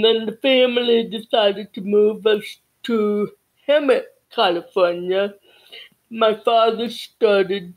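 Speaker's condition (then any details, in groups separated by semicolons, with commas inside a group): Cerebral palsy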